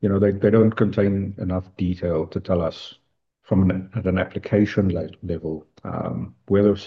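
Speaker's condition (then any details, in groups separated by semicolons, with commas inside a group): No condition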